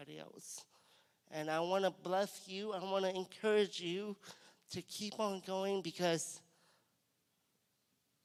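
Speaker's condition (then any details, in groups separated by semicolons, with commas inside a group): Cerebral palsy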